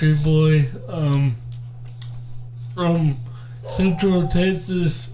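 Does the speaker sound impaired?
Yes: cerebral palsy; audible speech impediment, speech only affected function.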